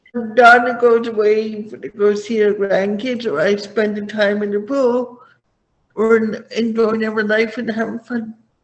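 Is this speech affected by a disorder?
Yes: cerebral palsy.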